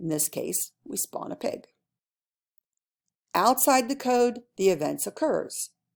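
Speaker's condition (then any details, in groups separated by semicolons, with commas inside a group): No condition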